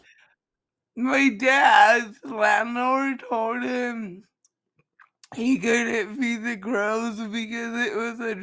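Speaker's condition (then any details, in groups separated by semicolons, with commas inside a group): Cerebral palsy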